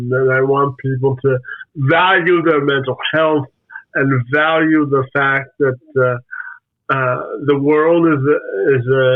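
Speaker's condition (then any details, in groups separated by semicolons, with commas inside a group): Spastic quadriplegic cerebral palsy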